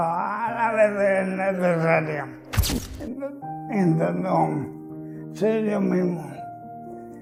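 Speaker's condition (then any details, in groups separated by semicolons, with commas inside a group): Amyotrophic lateral sclerosis (ela); slow-progressing form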